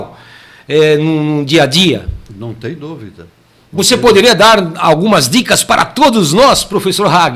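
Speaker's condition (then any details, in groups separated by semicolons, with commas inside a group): No condition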